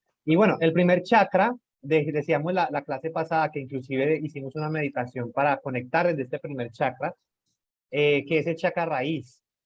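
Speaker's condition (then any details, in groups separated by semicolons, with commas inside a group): No condition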